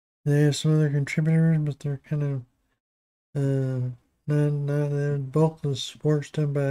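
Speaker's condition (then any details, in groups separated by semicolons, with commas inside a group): Parkinson's disease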